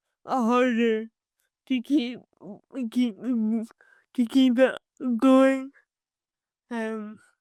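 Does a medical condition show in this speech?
Yes: cerebral palsy; from birth.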